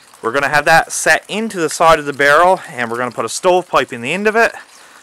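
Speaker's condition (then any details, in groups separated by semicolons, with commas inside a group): No condition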